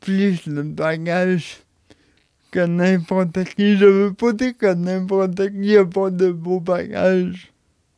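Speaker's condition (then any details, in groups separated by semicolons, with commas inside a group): Cerebral palsy; age 31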